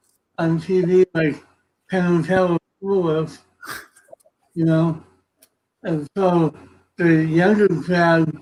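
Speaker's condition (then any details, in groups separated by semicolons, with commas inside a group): Cerebral palsy; from birth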